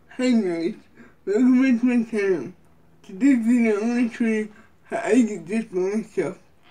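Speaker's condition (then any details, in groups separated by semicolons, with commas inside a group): Cerebral palsy; wheelchair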